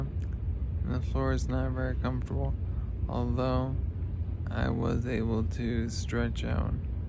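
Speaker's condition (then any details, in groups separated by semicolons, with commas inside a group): Traumatic brain injury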